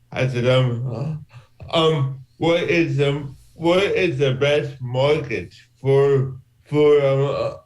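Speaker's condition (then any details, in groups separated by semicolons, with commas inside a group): Cerebral palsy; from birth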